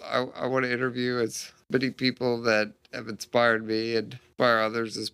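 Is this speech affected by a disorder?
Yes: Duchenne muscular dystrophy; wheelchair since age 12.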